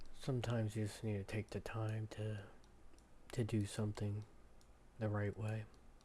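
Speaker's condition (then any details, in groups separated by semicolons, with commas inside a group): No condition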